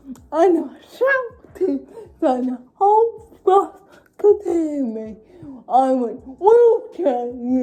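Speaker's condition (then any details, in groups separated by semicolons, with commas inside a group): Cerebral palsy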